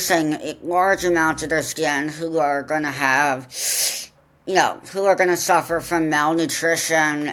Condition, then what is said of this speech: Deafness. Well, and you're an excellent and very good conversationalist.